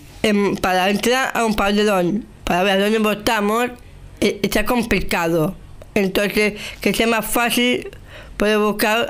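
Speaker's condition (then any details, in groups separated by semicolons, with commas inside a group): Down syndrome; with intellectual disability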